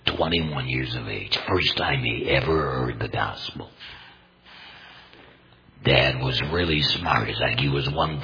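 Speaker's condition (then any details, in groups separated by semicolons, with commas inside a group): Total laryngectomy; voice prosthesis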